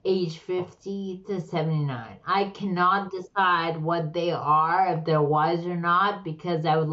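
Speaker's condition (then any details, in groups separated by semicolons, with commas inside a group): Slurred speech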